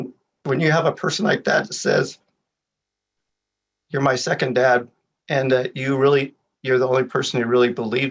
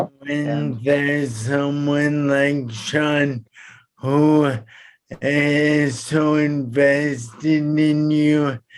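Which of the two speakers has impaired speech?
The second: traumatic brain injury; caused by accident; almost 10 years since onset, physical therapy, therapeutic swimming.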